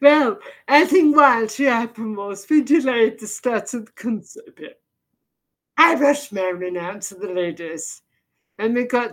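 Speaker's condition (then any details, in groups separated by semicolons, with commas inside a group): Deafness, severe; vocabulary partly picked up from reading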